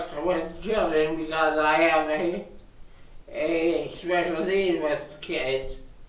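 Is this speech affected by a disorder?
Yes: traumatic brain injury.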